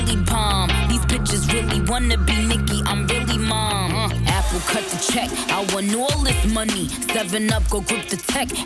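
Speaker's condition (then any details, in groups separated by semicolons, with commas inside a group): No condition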